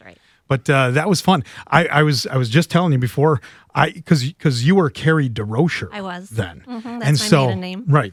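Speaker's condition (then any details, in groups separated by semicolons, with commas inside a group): No condition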